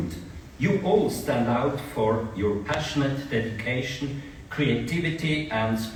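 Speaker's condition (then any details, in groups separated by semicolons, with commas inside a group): No condition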